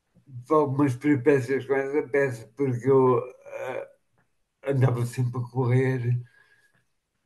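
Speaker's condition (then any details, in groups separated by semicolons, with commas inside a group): Machado-Joseph disease (sca3)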